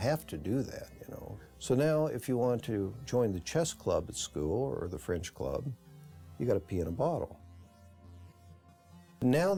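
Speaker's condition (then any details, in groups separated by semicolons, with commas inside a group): No condition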